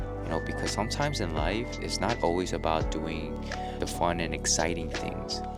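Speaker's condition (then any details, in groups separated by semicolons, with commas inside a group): No condition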